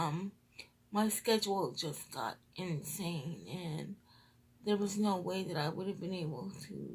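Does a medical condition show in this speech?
Yes: cerebral palsy, triplegia.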